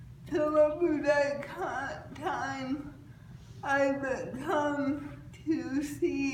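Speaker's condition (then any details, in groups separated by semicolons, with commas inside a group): Cerebral palsy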